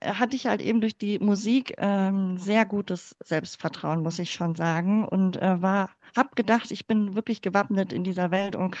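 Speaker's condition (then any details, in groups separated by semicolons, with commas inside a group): Cleft palate; congenital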